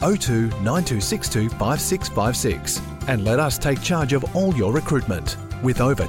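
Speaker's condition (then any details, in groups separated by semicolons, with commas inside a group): No condition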